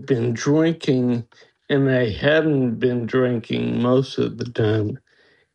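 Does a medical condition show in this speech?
Yes: Friedreich's ataxia; diagnosed at age 19, now 47, early balance and gait problems, wheelchair user about 25 years; Skyclarys over 2 years, 3 pills daily, neurologist at Children's Hospital of Philadelphia, eye movements improved; speech slowed with progression, speech and swallowing improved on medication, asked less often to repeat.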